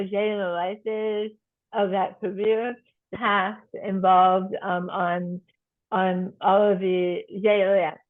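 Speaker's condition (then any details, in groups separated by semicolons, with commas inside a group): Tongue cancer surgery and reconstruction; cancer about one year ago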